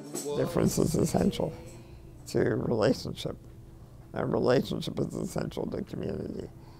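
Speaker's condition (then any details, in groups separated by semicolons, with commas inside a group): Spinal muscular atrophy; since 7 months of age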